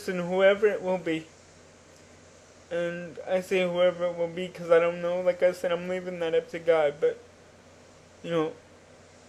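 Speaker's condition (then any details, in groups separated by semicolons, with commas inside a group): Cerebral palsy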